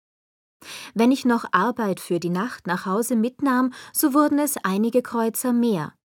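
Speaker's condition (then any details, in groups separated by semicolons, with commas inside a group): No condition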